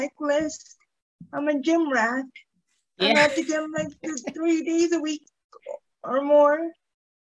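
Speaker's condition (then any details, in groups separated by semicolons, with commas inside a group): Cerebral palsy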